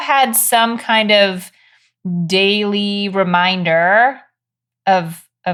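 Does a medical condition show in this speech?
No.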